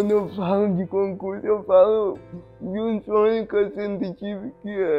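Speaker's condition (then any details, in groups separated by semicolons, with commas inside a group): Cerebral palsy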